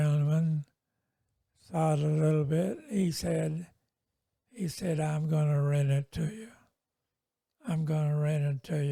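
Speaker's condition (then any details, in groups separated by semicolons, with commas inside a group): Multiple sclerosis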